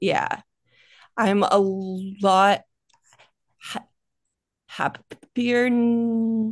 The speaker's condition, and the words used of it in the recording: Stuttering. So I don't really have any problems communicating at work.